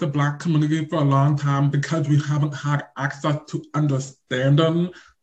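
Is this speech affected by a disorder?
Yes: deaf or hard of hearing; looks around to make sure of hearing everything.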